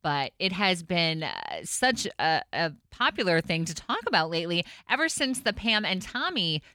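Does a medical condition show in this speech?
No.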